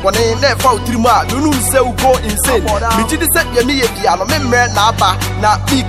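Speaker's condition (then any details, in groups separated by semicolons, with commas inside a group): No condition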